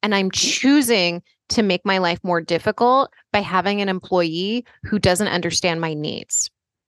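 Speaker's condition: No condition

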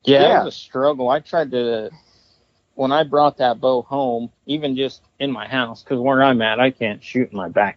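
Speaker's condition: No condition

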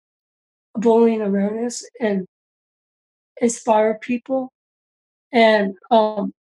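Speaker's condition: Down syndrome; congenital

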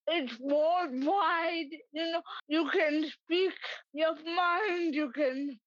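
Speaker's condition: Cerebral palsy; no longer takes medication, treated at age 8, arms opened up lately, slow typing, extra exam time

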